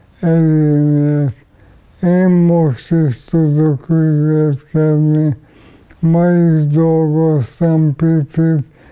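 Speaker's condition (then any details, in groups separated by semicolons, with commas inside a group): ALS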